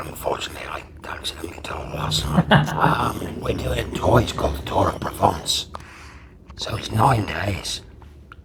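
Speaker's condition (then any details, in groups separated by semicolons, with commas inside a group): Laryngectomy; permanent tracheostomy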